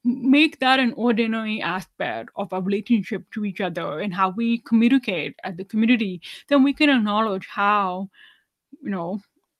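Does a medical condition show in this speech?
Yes: deafness, severe; about 99% hearing loss, lifelong hearing aids, no cochlear implant, relies on lip reading, no signing.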